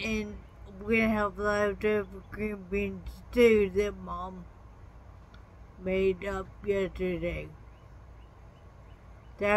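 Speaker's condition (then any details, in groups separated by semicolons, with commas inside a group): Traumatic brain injury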